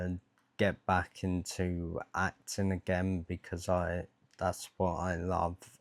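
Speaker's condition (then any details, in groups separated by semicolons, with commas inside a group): Dystonia; generalized, neck, torso, arms, hands, right-side tremor, possible cerebellar scarring; onset age 14, quite shaky, gabapentin, carbidopa-levodopa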